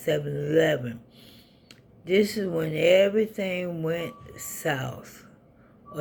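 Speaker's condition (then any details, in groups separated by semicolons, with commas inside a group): ALS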